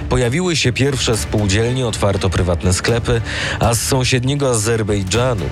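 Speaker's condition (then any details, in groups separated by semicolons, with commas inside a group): No condition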